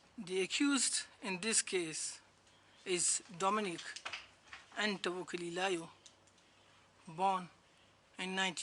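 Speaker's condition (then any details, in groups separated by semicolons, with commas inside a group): No condition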